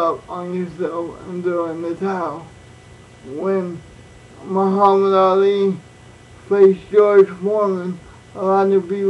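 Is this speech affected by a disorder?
Yes: cerebral palsy; all four limbs affected.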